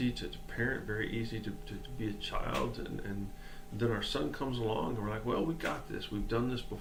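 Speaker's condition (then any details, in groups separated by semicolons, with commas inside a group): No condition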